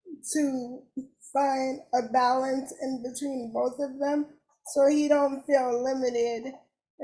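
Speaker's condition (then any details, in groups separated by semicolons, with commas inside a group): Cerebral palsy; uses wheelchair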